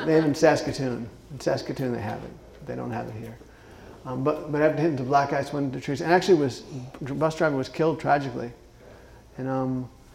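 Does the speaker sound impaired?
Yes: Parkinson's disease; says some words are hard or tough to say.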